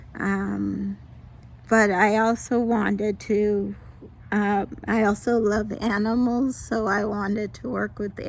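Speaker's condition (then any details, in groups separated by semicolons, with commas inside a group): Mild cerebral palsy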